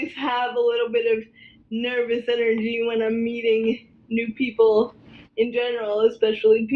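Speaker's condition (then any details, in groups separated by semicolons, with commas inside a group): Cerebral palsy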